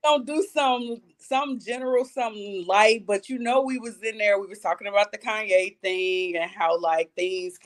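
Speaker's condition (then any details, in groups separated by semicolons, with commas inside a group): No condition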